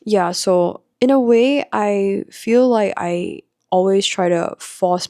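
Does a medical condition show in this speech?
No.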